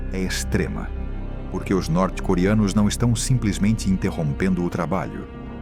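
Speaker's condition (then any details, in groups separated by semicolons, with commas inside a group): No condition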